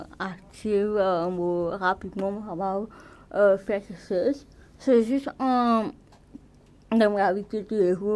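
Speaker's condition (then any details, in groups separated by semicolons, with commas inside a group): Cerebral palsy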